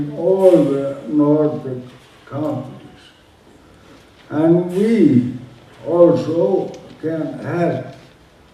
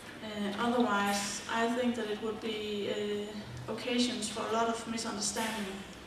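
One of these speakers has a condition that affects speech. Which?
The first: motor neuron disease.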